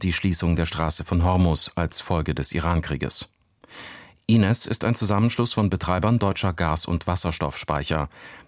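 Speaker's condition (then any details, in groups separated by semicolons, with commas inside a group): No condition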